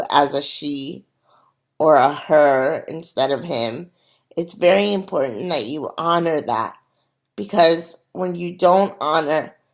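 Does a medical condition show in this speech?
Yes: cerebral palsy.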